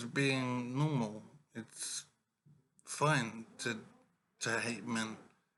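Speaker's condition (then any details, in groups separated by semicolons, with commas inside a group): Brain injury; severe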